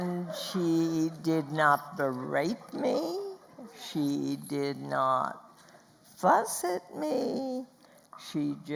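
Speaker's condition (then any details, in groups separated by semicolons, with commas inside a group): Spasmodic dysphonia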